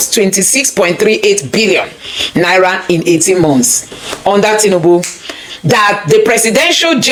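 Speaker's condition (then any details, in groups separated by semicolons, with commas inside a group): No condition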